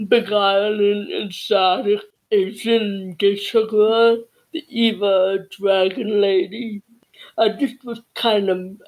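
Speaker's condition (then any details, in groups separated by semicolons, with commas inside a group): Cerebral palsy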